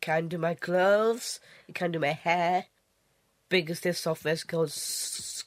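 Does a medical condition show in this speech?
Yes: Down syndrome; child.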